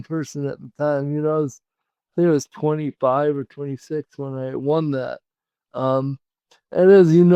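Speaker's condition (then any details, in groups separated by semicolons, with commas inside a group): Cerebral palsy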